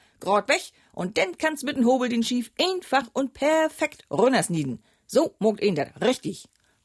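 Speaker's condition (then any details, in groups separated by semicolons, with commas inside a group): No condition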